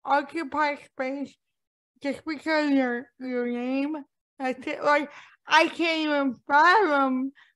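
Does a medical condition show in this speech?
Yes: cerebral palsy; impaired speech.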